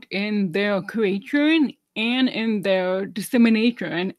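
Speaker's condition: Deafness, 99% hearing loss

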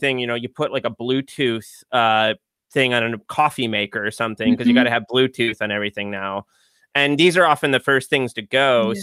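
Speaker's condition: No condition

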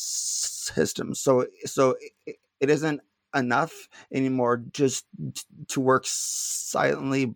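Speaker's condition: Stuttering; little stuttering during this recording; not stuttering much at time of recording; repeated words, prolonged sounds, blocks

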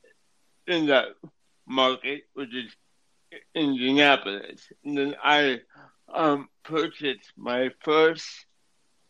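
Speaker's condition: Cerebral palsy; affects speech

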